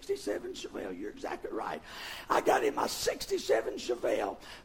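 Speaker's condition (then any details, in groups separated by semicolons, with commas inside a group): Vocal fold paralysis, bilateral; speaks with false vocal folds; irritating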